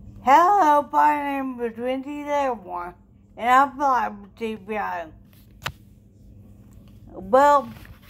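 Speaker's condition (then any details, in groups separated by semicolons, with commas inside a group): Traumatic brain injury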